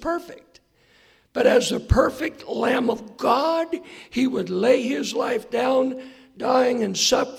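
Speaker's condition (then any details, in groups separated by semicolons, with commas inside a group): Hoarseness after vocal cord surgery; hoarse voice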